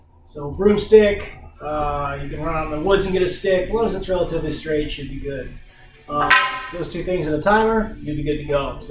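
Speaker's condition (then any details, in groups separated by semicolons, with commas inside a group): No condition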